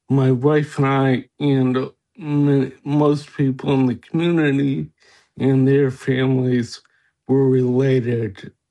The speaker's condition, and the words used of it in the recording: Ataxia. It has given me definitely a lot more confidence, speech-wise, but I am asked less often to repeat myself